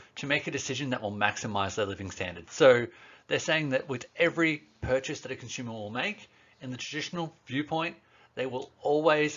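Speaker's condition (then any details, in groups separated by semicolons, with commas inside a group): No condition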